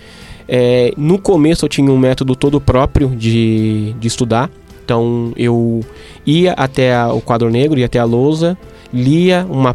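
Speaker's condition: No condition

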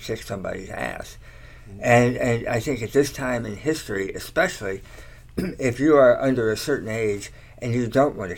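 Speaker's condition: Tongue cancer surgery; slight slur, talks okay

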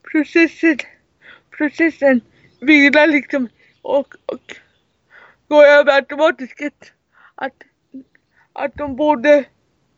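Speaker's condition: Cerebral palsy, severe

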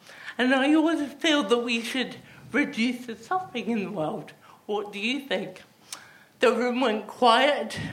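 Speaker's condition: Athetoid cerebral palsy, athetoid with myotonia and ataxia

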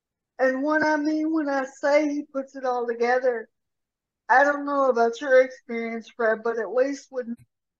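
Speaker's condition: Cerebral palsy; severe rotator cuff tear

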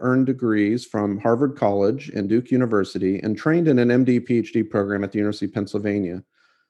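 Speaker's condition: No condition

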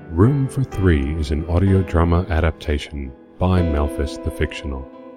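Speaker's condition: No condition

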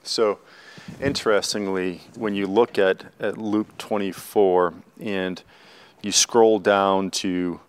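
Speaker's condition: No condition

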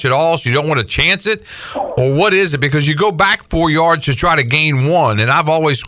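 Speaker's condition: No condition

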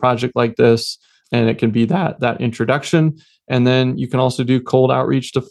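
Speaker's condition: No condition

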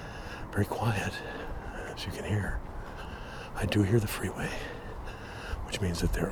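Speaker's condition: No condition

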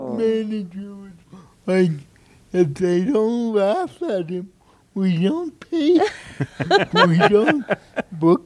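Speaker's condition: Cerebral palsy; no medication

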